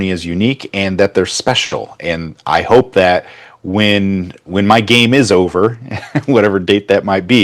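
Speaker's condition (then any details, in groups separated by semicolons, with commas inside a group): No condition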